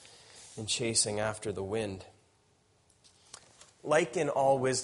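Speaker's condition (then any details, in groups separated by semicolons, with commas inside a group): No condition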